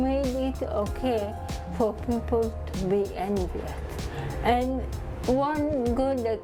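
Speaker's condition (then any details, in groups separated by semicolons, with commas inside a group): Cerebral palsy; from birth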